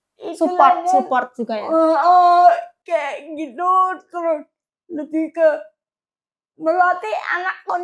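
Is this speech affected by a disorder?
Yes: cerebral palsy.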